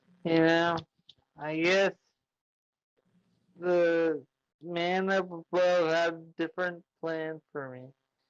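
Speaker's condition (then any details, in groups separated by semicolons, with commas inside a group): Traumatic brain injury; ongoing therapy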